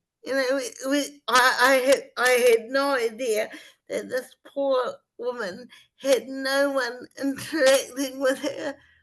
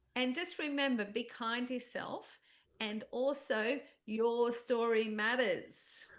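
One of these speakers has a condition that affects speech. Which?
The first: spastic cerebral palsy; spastic form, hemiplegia and quadriplegia, wheelchair user; aged 52, practising slower movements and rib breathing; breathes from ribs not chest, stomach does not move.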